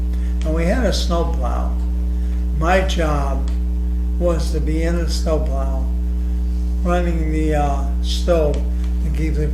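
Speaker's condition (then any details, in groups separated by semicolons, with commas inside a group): ALS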